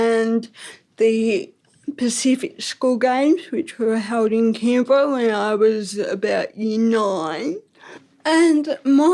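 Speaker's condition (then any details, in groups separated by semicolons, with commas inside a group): Ataxic cerebral palsy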